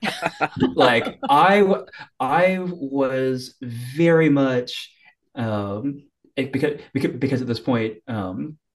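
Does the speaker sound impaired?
Yes: stuttering; frequent stuttering across past recordings; avoids saying full code name, too many syllables; here repeated sounds, repeated words, prolonged sounds.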